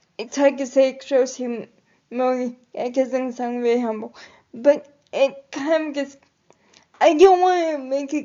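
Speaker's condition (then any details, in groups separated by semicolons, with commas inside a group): Cerebral palsy; quadriplegic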